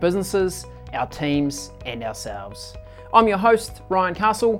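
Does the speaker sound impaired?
No.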